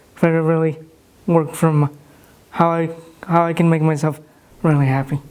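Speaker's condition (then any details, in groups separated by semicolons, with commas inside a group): Cerebral palsy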